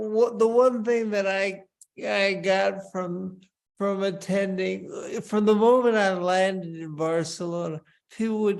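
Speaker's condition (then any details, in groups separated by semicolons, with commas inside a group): Parkinson's disease; speech problems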